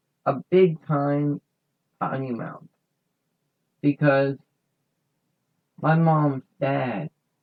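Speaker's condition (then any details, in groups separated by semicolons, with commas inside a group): Cerebral palsy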